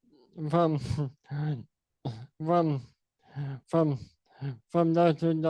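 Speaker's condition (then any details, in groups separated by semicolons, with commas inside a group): ALS; sporadic form; diagnosed at age 32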